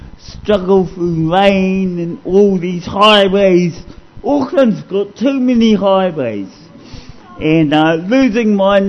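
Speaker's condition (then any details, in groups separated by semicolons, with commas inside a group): Cerebral palsy; discovered at age 2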